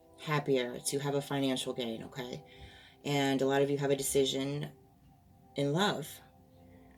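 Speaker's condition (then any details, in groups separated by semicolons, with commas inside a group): No condition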